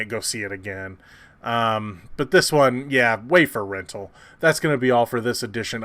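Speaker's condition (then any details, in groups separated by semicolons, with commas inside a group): No condition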